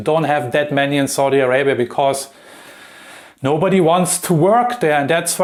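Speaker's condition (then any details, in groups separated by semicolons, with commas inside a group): No condition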